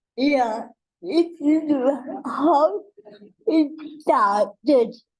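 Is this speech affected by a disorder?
Yes: cerebral palsy.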